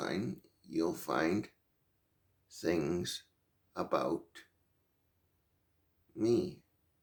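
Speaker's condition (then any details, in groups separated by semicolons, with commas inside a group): Cerebral palsy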